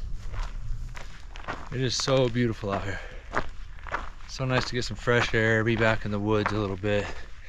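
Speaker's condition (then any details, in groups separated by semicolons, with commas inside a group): No condition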